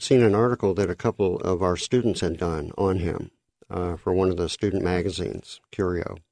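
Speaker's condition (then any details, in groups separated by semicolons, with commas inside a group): Cleft lip and palate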